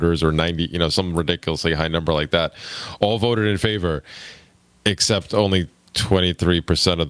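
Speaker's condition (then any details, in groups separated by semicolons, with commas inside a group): No condition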